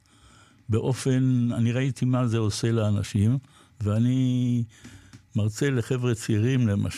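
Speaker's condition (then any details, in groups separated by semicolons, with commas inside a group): Parkinson's disease; recently diagnosed, makes body and daily life difficult, had to sell motorcycle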